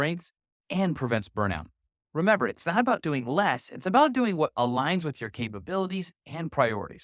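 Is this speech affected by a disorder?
No.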